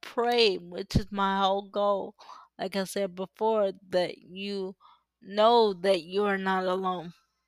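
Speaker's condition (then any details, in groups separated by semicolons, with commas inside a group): Cerebral palsy; uses power wheelchair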